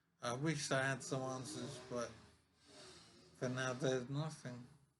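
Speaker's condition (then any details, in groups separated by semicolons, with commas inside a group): Brain injury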